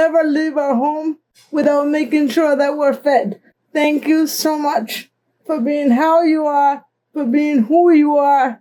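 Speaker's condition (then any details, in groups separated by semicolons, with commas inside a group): Cerebral palsy; present from birth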